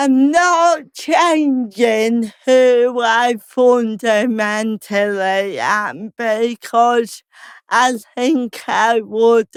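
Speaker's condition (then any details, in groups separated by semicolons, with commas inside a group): Cerebral palsy; slow speech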